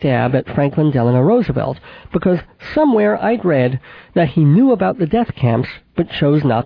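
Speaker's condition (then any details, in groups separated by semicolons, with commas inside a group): Cleft palate with lisp, cleft lip and palate, mild; could not nurse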